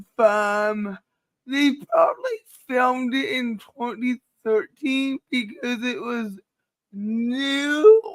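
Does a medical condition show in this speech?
Yes: cerebral palsy; speech affected, permanent.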